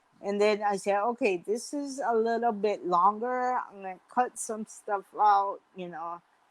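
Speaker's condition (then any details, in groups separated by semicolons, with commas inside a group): Mild cerebral palsy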